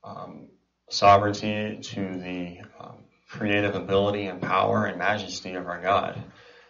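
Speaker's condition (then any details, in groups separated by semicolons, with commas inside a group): Cleft palate and cleft lip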